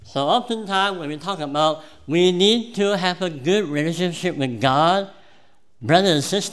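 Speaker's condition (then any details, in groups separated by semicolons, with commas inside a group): Cleft palate; present from birth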